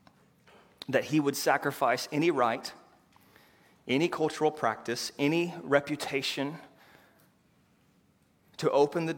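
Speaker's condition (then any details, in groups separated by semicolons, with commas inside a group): No condition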